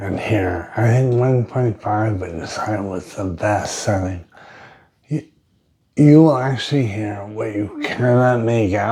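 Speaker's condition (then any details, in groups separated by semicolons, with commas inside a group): Brain injury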